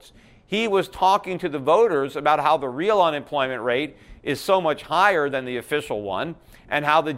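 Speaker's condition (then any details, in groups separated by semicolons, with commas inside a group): No condition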